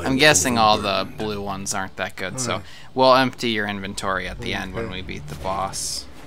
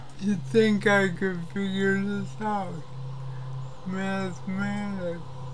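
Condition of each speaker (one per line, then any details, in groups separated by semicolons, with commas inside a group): No condition
Cerebral palsy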